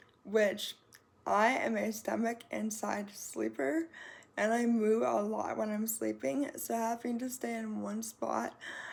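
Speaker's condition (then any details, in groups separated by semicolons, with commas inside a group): Cerebral palsy; muscle tightness, hip replacement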